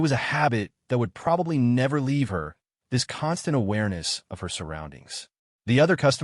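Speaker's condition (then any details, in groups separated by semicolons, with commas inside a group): No condition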